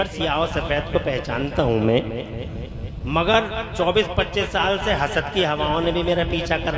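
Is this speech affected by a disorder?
No.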